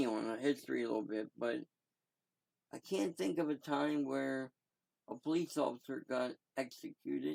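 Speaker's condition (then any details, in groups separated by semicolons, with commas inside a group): Cerebral palsy; voice sound affected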